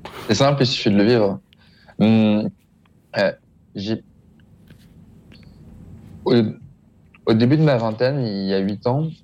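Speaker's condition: Stuttering; stuttering of neurological origin, not due to stress or shyness, described by interviewer as fairly strong; still stutters, accepts it, sees no way to change it; describes stuttering generally as blocks, repetitions, sometimes associated movements, accentuated by certain factors; repeated words, prolonged sounds

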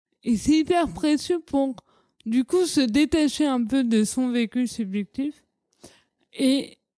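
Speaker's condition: Cerebral palsy; childhood speech

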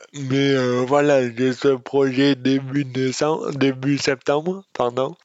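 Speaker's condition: Dystonia; congenital

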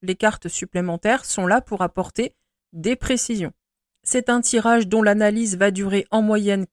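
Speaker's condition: No condition

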